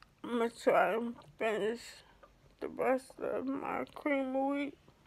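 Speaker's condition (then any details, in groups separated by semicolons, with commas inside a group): ALS; affects hands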